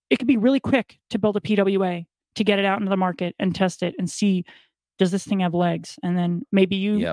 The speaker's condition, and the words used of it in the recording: None; typical speech.